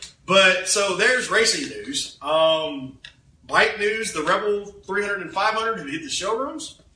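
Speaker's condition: No condition

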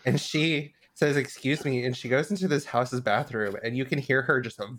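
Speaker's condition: No condition

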